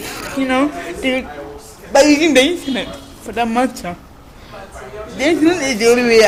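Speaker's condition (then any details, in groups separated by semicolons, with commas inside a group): Cerebral palsy; acquired, not from birth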